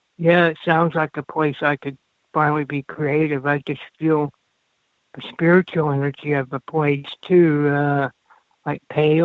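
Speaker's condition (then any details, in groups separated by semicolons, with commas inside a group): Cerebral palsy; hip trouble, tightness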